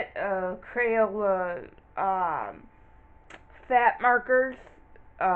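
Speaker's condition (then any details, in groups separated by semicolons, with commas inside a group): Cerebral palsy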